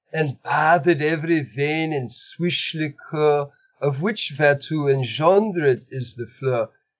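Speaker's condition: No condition

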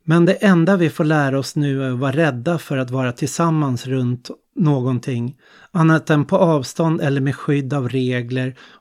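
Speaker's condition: No condition

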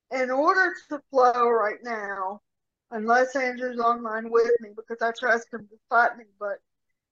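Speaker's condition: Cerebral palsy; severe rotator cuff tear

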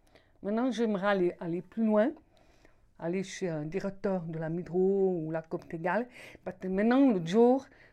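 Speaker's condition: Deafblindness; premature birth, severe myopia from infancy, thick glasses, severe hearing loss, two hearing aids from 6-7, Geneva deaf school from 10; oral communication fully possible, needs to see mouth, cannot follow with third person

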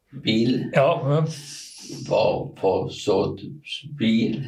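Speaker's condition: Aphasia; about seven years since onset

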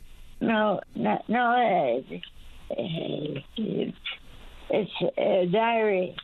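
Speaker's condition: Speech impediment after stroke, mild

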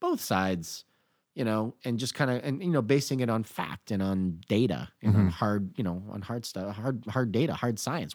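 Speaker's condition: No condition

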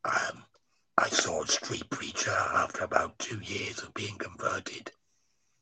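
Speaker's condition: Laryngectomy after cancer; cancer survivor

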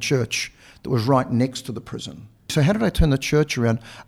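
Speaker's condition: No condition

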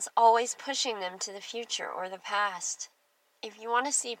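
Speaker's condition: Cleft lip and palate; clear speech

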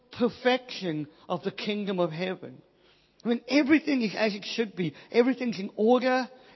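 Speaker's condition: Cleft palate, Pierre Robin syndrome

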